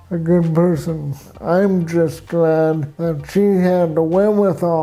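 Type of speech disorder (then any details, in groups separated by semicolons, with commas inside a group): Dysarthria; cerebral palsy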